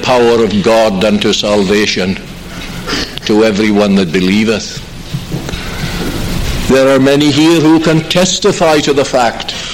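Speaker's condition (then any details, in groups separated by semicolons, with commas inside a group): No condition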